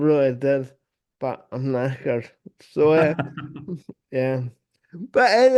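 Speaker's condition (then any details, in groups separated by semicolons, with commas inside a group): Cerebral palsy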